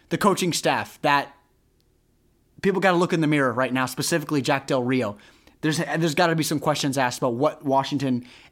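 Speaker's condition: No condition

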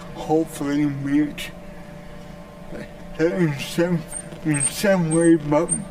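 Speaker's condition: Cerebral palsy; unable to play sports in school; hard to understand, host repeats words for audio-only listeners, visibly struggling just to talk

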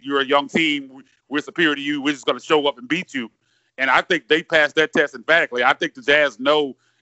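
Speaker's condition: No condition

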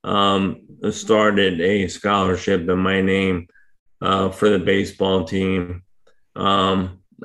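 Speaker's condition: ALS; difficulty speaking for long periods

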